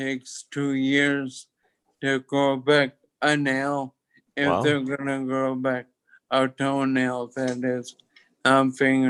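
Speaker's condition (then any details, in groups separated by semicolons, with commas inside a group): Toxic leukoencephalopathy, locked-in syndrome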